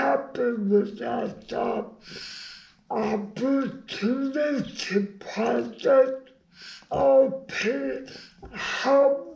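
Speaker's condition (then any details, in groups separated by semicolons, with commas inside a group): Brain injury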